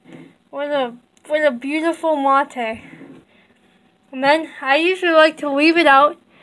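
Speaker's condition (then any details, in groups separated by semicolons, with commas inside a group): Cerebral palsy, mild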